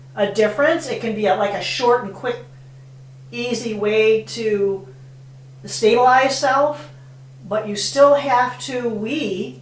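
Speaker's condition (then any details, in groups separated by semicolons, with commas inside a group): No condition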